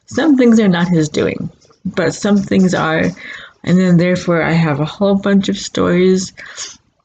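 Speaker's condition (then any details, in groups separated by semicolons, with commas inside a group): Cerebral palsy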